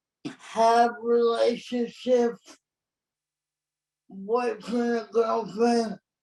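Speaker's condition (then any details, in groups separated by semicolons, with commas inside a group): Cerebral palsy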